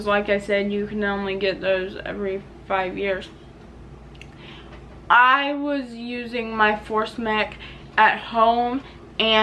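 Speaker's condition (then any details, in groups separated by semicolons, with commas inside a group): Cerebral palsy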